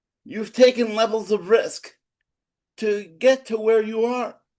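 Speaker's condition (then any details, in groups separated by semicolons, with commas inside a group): Cerebral palsy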